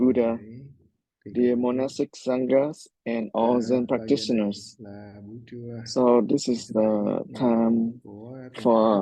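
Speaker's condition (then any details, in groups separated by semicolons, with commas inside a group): No condition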